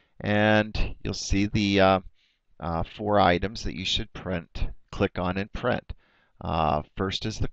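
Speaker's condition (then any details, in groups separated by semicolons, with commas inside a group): No condition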